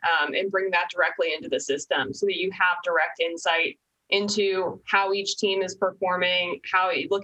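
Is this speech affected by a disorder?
No.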